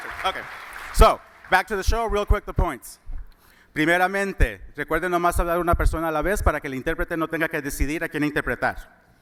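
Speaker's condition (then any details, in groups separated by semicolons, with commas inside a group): No condition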